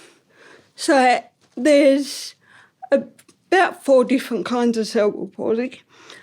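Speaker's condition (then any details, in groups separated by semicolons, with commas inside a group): Ataxic cerebral palsy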